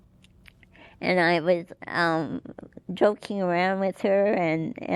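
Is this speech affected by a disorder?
Yes: cerebral palsy; could not speak or move as child.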